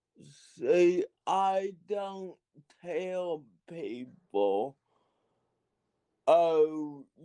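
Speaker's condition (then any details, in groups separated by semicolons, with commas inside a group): Cerebral palsy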